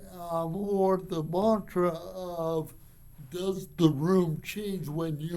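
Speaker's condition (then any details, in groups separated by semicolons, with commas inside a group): Cerebral palsy; from birth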